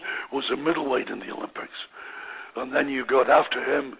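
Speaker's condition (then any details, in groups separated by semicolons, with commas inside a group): Voice box damage after neck operation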